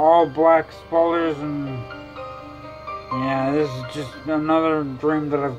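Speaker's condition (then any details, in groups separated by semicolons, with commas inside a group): Traumatic brain injury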